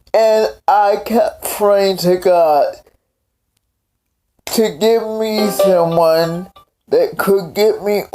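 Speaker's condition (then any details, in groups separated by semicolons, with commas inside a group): Cerebral palsy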